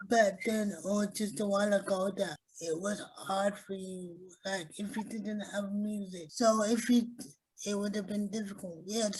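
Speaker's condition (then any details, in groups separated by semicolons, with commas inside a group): Cerebral palsy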